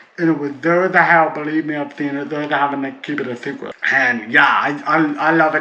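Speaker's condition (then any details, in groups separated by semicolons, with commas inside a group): Cerebral palsy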